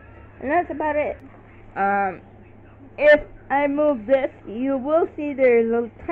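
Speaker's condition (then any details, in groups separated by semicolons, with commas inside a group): Cerebral palsy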